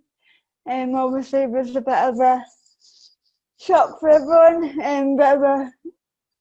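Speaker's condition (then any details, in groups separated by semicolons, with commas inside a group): Cerebral palsy; affects balance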